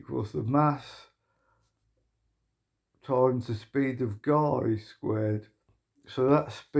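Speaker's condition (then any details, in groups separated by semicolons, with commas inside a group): Motor neuron disease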